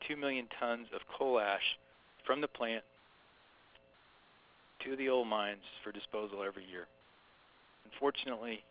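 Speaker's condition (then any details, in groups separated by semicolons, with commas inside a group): No condition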